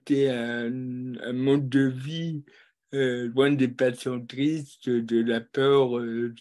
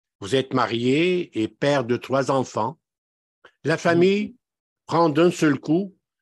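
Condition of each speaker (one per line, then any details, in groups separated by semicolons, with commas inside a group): Cerebral palsy; from birth, cord strangulation, oxygen loss at birth
No condition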